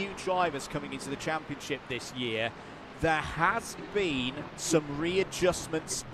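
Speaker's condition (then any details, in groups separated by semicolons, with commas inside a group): No condition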